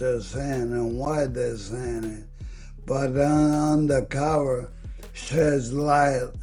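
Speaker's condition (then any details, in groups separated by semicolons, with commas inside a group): ALS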